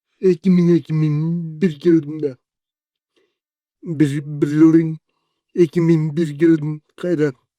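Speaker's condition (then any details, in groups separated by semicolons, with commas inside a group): Cerebral palsy; 40 years with condition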